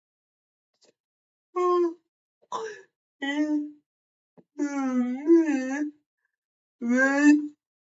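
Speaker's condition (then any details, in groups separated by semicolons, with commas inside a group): Cerebral palsy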